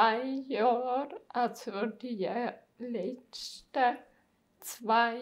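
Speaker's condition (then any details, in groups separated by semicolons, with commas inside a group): Multiple sclerosis; autoimmune disease; onset about 14 years ago, needs help from others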